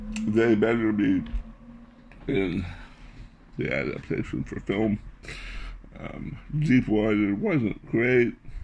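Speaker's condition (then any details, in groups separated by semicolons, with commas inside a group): Glossectomy with reconstructed tongue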